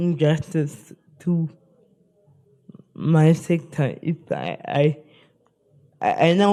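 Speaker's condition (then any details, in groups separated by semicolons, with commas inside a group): Spastic cerebral palsy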